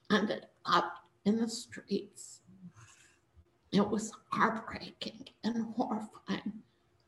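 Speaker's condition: Spasmodic dysphonia; trouble speaking during talk

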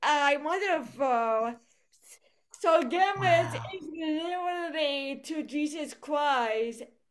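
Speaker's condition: Cerebral palsy; voice affected, speaks with accent

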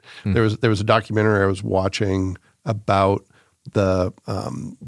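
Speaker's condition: No condition

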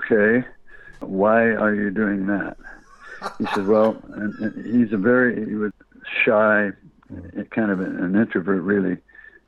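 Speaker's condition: Parkinson's disease

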